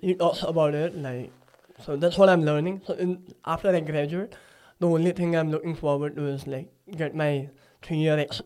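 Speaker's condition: Cleft palate; talks from nasal cavity

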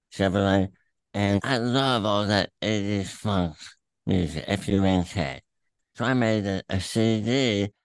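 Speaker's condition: Throat cancer; tumor through tongue attached to epiglottis

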